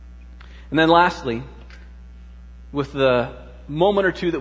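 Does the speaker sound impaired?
No.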